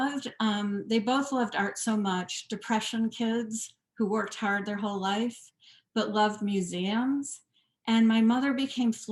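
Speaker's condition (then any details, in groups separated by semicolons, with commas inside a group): No condition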